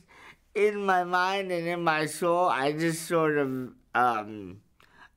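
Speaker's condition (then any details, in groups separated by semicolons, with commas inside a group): Cerebral palsy; verbal, able to speak up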